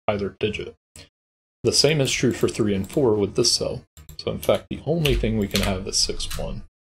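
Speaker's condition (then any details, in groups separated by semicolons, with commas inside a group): No condition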